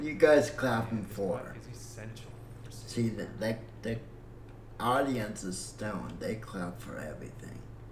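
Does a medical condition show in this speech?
Yes: cerebral palsy; breathing fine.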